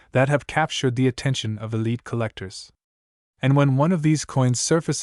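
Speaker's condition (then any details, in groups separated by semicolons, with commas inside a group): No condition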